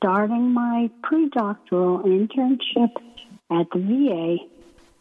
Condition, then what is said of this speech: ALS (motor neuron disease). The muscles make it hard to breathe and also make it hard to speak.